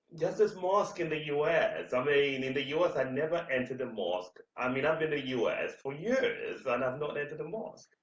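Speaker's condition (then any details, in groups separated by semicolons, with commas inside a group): No condition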